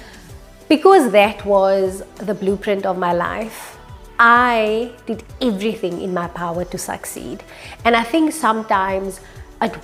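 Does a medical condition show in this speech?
No.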